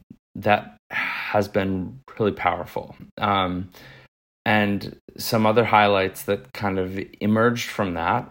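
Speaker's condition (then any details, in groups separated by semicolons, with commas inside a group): Stuttering; stutter present since earliest memories of speaking, childhood onset; stutter often quite mild, can flare up; audible disfluency, subtle pauses, uses strategies while speaking, automated voice systems misrecognize names starting r; prolonged sounds, blocks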